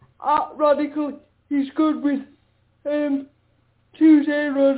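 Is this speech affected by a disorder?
Yes: quadriplegic cerebral palsy; left hand largely useless.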